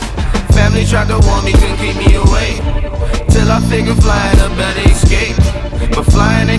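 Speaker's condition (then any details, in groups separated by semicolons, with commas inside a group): No condition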